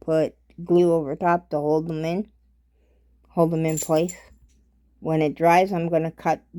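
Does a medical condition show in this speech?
Yes: cerebral palsy.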